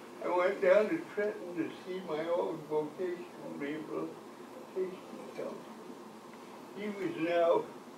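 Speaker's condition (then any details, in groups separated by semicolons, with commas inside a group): Cerebral palsy; from birth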